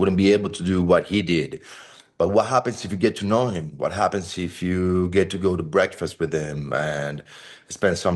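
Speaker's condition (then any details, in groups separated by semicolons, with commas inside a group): No condition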